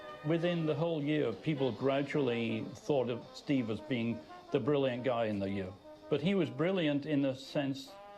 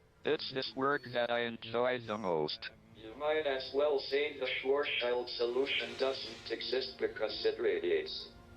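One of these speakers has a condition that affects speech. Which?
The second: amyotrophic lateral sclerosis, electronic voice; diagnosed about age 20, tracheotomy with ventilator; fully dependent, decades since diagnosis, progression slowed; cannot talk since tracheotomy, communicates by cheek muscle twitch, speaking through a speech-generating device.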